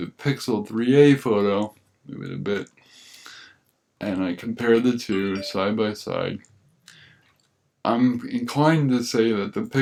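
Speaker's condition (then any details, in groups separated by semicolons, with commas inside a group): Cerebral palsy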